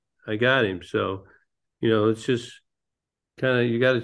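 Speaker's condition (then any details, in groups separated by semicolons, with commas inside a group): Parkinson's disease; ping pong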